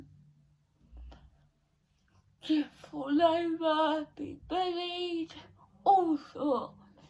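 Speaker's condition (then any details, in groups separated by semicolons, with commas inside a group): Cerebral palsy; not quadriplegic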